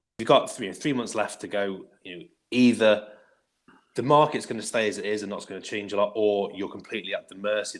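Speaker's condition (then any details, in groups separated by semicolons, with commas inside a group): No condition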